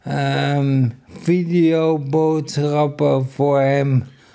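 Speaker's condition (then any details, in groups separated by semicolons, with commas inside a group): ALS; incurable muscle disease, first symptoms cramps; about five years since onset, earlier trials via TriCALS, then self-sought medication for a year; feels speech, swallowing and breathlessness improved on medication, speaks better than eighteen months ago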